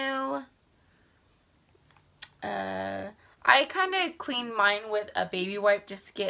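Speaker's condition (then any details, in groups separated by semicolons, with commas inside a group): No condition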